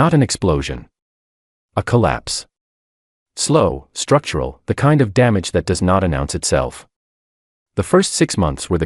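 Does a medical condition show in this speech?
No.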